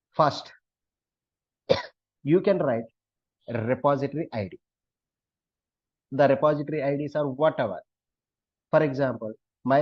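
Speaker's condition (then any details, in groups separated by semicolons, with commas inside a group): No condition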